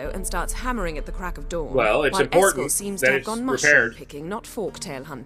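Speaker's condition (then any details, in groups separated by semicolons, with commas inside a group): No condition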